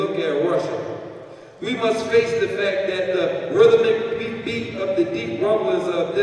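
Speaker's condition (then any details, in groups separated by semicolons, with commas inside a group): No condition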